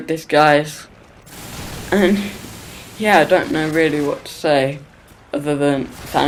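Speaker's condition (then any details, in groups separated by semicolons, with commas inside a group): Cerebral palsy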